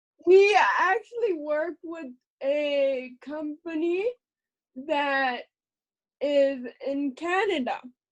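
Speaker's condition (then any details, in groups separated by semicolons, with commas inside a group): Cerebral palsy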